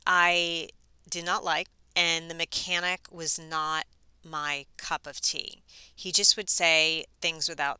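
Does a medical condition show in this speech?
No.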